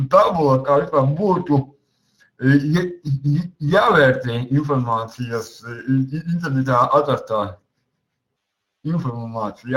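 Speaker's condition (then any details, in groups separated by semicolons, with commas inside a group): Cerebral palsy; since birth; speech not very clear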